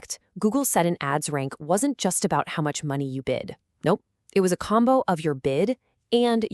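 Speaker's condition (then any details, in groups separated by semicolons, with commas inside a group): No condition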